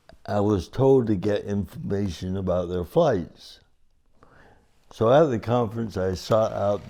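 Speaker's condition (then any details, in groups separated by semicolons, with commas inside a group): Cerebral palsy; from birth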